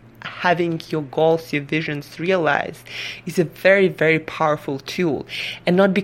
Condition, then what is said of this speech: No condition.